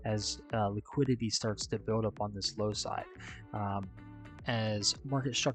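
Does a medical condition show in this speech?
No.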